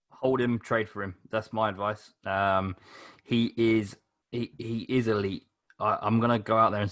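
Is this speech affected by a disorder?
No.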